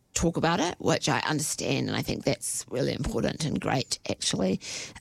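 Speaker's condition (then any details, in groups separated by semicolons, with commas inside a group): Spasmodic dysphonia; rare spasmodic dysphonia, basically lifelong, neurological, onset within months after everything settled down; at onset voice doing weird stuff, could not get voice right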